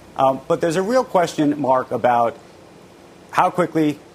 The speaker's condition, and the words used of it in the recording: None; typical speech.